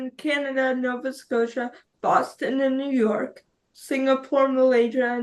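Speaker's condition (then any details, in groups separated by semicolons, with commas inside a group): Cerebral palsy; speech not affected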